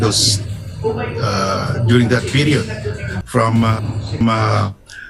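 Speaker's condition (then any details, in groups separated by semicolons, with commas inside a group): No condition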